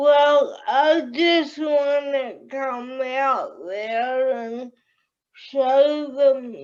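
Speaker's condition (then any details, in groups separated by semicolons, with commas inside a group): Cerebral palsy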